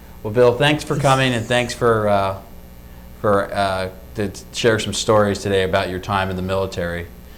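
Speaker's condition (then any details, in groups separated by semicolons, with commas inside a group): No condition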